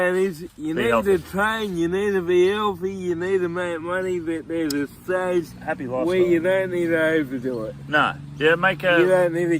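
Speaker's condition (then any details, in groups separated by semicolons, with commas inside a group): Cerebral palsy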